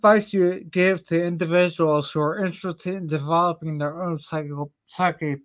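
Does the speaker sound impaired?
Yes: cerebellar ataxia; shaky, symptoms before diagnosis, uses small roller when out goose hunting; starting speech therapy and physical therapy next week, occupational therapy mentioned; slurs a bit, voice affected a little, may need to repeat himself.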